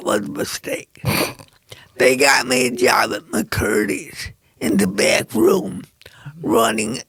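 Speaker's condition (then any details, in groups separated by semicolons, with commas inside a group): Cerebral palsy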